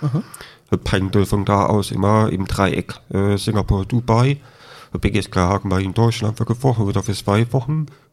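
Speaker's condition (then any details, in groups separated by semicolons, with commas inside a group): Deafness with cochlear implant, congenital deafness; born deaf, cochlear implant surgery at 13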